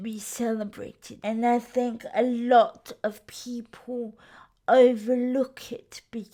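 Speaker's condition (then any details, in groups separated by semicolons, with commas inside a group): Cerebral palsy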